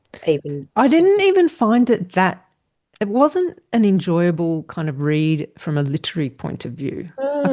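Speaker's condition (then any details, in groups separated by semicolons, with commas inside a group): No condition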